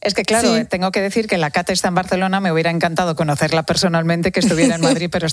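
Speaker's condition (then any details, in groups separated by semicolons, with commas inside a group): No condition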